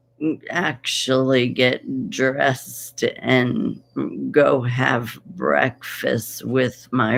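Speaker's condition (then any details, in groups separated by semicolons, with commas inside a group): Essential tremor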